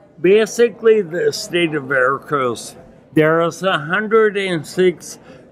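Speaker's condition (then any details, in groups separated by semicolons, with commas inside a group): Acquired ataxia (lance-adams syndrome)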